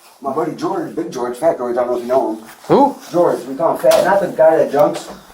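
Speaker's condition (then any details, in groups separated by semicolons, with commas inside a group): No condition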